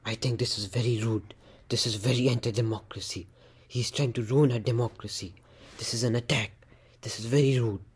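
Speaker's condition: No condition

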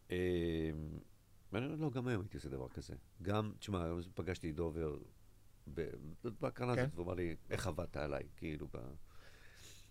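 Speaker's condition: No condition

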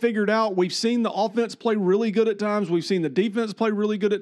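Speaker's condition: No condition

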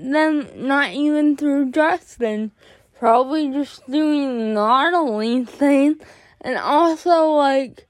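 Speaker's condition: Cerebral palsy; more jerking in class

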